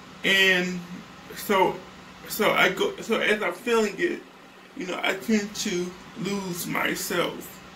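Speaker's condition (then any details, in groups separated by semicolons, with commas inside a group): Cerebral palsy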